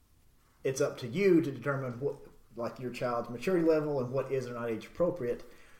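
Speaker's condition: No condition

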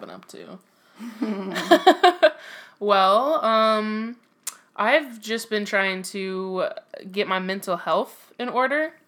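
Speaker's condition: No condition

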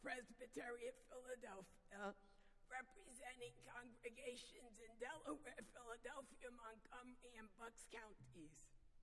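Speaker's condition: Vocal dysphonia; still able to speak

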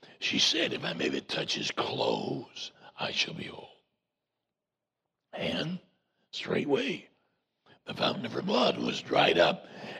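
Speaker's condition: Voice box removal needed; vocal cord cancer

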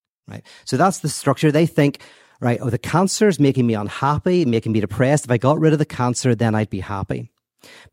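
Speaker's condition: No condition

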